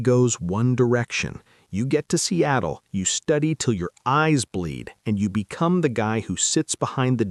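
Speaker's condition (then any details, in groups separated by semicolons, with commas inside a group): No condition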